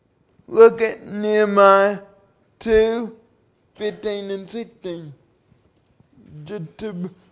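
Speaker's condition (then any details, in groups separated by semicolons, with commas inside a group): Cerebral palsy; due to birth complications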